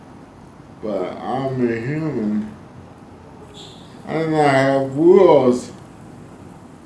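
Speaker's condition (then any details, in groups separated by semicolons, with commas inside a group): ALS; spasticity main symptom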